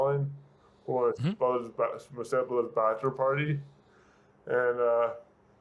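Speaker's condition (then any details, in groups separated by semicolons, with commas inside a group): Severe brain injury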